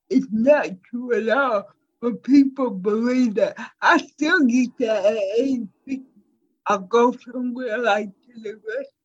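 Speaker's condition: Cerebral palsy; speech impairment, voice sounds different, strangers wrongly assume cognitive disability on hearing voice

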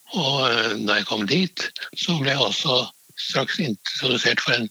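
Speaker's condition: Parkinson's disease; physical capacity maintained

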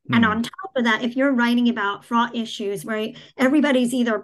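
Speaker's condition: Cleft palate; congenital cleft palate without cleft lip

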